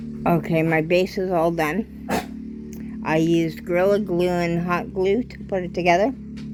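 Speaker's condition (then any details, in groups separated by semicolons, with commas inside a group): Cerebral palsy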